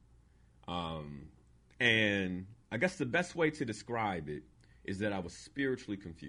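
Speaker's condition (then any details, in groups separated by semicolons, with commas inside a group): No condition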